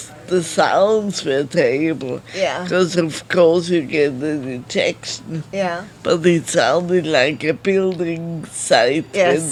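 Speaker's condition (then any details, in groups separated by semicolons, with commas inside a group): Multiple sclerosis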